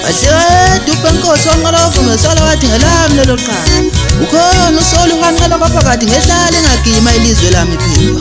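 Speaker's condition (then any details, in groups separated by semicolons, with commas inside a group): No condition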